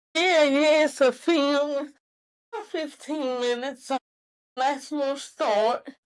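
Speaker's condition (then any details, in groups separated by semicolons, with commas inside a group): Cerebral palsy; mild form; few challenges; could not always articulate well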